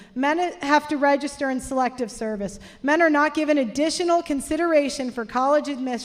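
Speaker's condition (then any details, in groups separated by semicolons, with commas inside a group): No condition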